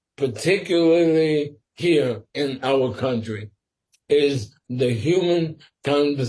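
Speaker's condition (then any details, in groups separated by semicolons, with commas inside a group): Sporadic ALS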